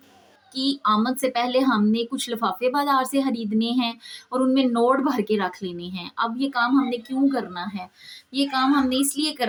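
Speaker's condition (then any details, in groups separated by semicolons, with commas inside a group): No condition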